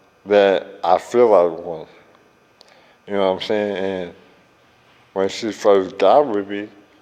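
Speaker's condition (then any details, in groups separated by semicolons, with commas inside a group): ALS; speech progressively lost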